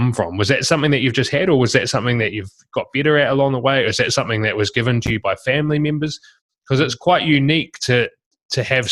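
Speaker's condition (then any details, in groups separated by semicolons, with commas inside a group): No condition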